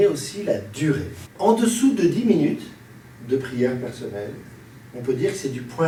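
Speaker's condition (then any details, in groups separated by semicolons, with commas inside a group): No condition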